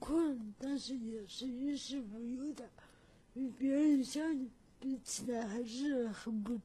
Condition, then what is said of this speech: Cerebral palsy. 他听不清楚一个脑瘫人口齿不清的表白。